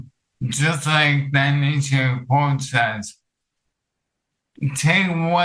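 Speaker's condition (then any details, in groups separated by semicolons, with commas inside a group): ALS; hard to talk long, speech unclear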